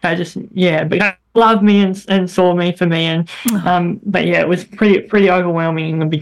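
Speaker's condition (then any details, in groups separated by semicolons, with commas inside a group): Bilateral cleft lip and palate; as child squeaky, very airy, nasal voice, speech therapy through life, much improved since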